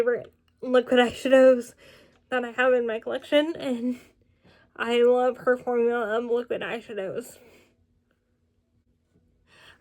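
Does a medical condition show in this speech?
Yes: cerebral palsy, spastic.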